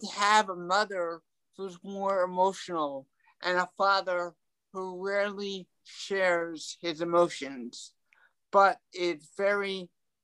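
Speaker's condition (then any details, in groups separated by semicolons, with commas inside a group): Ataxic cerebral palsy; mild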